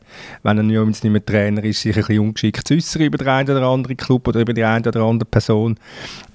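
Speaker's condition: No condition

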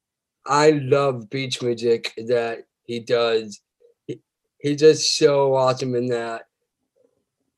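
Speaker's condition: Down syndrome

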